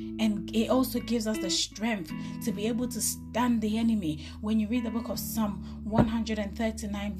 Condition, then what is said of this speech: None; typical speech.